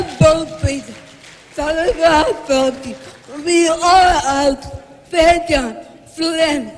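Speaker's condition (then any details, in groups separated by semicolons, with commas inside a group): Cerebral palsy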